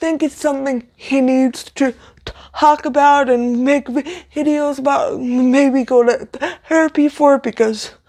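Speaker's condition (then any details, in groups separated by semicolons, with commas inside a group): Cerebral palsy, severe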